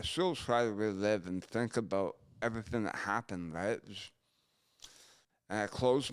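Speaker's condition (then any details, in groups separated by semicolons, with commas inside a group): Gunshot injury to chin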